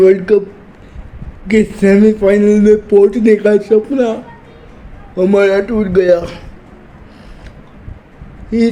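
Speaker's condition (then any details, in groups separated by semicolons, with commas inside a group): Cerebral palsy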